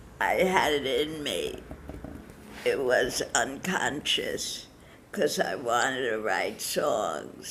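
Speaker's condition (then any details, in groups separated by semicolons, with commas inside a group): Parkinson's disease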